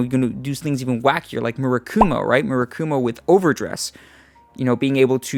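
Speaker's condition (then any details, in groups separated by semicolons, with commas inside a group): No condition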